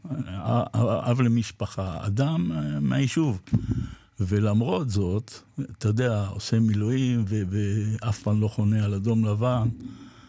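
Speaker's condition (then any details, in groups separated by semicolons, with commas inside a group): Parkinson's disease; diagnosed after two road accidents ten months apart; recently diagnosed, makes body and daily life difficult, had to sell motorcycle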